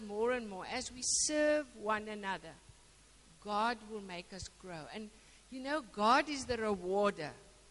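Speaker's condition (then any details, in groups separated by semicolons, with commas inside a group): No condition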